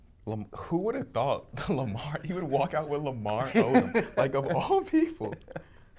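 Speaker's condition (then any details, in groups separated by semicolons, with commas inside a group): No condition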